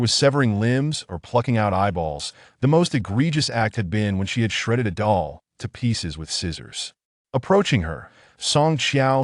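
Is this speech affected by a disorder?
No.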